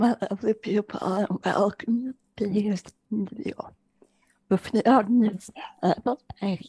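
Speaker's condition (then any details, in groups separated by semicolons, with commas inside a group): Generalized dystonia; generalized, leg weakness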